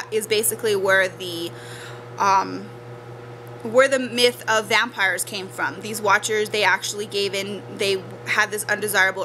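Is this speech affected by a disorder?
No.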